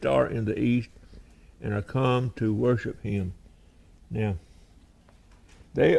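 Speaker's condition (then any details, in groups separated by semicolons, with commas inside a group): No condition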